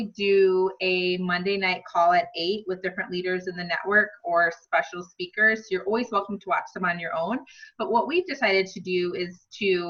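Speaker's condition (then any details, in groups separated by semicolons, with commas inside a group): No condition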